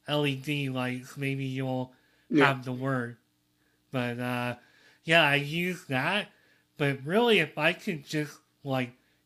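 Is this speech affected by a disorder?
Yes: cleft lip and palate.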